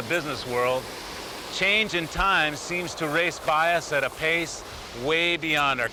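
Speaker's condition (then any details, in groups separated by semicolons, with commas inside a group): No condition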